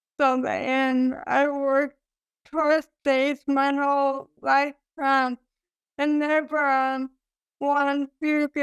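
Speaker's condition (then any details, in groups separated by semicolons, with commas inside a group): ALS; sporadic form, cause unknown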